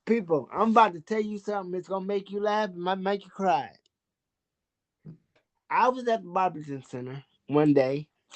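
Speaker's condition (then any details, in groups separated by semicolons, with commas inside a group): Cerebral palsy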